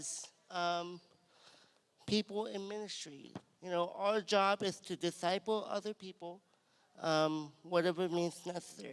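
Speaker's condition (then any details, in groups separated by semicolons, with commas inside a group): Cerebral palsy; cerebral palsy, from birth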